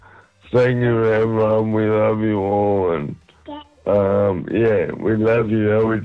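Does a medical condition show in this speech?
Yes: motor neurone disease; diagnosed shortly before a radio visit about a month ago; symptoms reported stable, attributed to diet and regular exercise.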